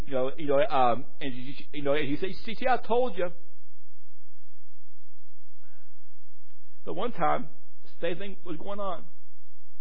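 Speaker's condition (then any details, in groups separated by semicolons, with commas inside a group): Stuttering; speech worse when really tired; repeated sounds, repeated words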